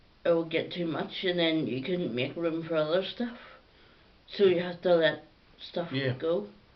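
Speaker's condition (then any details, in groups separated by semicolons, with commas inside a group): Ataxic cerebral palsy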